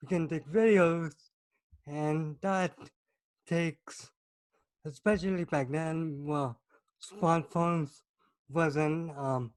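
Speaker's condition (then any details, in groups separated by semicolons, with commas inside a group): Cerebral palsy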